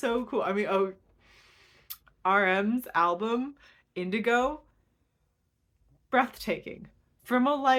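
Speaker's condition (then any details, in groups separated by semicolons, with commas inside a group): No condition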